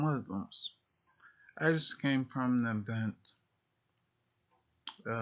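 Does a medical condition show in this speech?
Yes: multiple sclerosis.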